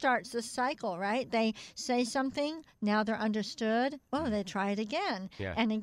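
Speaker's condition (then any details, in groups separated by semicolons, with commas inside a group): Cleft palate; must concentrate to make speech clear enough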